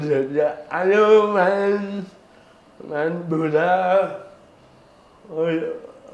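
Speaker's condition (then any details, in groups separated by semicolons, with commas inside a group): Cerebral palsy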